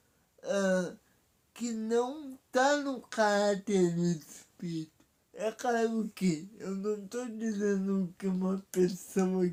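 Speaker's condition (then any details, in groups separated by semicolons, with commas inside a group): Paralysis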